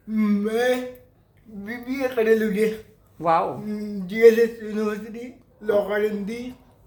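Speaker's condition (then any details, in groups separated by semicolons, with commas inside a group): Cerebral palsy; from birth, uses legs for tasks and computer; age 30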